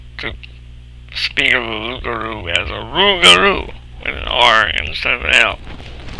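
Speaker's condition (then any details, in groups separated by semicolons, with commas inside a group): Cerebral palsy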